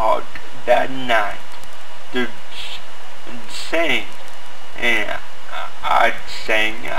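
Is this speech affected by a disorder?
Yes: cerebral palsy.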